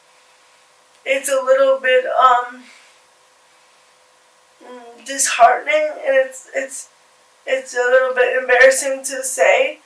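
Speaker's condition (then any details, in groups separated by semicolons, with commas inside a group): Cerebral palsy; from birth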